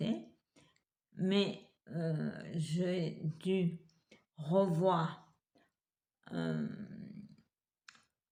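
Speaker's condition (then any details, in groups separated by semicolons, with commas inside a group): Multiple sclerosis; wheelchair, hand difficulties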